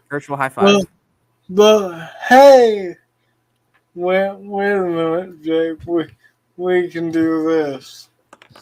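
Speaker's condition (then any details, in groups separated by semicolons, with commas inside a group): Cerebral palsy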